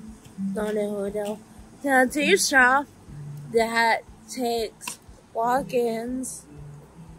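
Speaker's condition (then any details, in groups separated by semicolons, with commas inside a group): Friedreich's ataxia; progressive neuromuscular disability, scoliosis, spine surgery at 15; slow slurred speech, swallowing difficulty, shortness of breath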